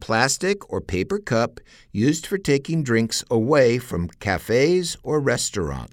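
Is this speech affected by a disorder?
No.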